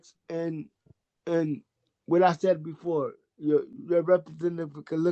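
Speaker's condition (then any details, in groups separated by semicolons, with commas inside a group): Cerebral palsy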